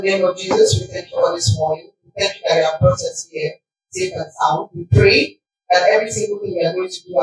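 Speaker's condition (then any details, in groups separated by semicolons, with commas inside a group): No condition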